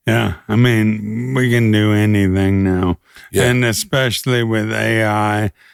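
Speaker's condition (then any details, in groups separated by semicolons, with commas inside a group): ALS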